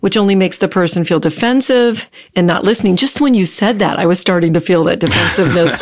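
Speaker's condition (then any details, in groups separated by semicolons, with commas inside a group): No condition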